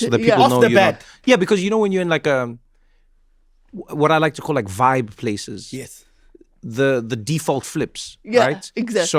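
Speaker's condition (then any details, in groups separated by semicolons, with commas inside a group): No condition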